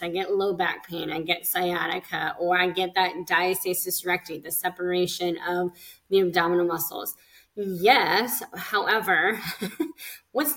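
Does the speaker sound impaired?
Yes: cleft lip and palate; congenital cleft lip and palate, several facial surgeries, bone graft surgery, speech therapy, physical therapy after graft.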